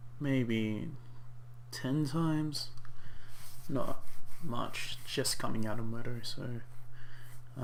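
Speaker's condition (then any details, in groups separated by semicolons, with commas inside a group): No condition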